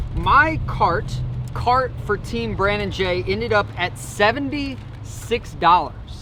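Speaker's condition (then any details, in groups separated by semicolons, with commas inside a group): No condition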